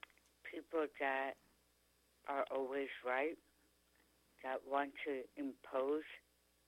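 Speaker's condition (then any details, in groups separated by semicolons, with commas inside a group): Tongue cancer; now speaks pretty clearly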